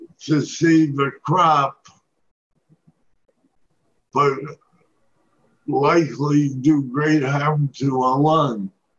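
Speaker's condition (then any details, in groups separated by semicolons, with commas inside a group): Parkinson's disease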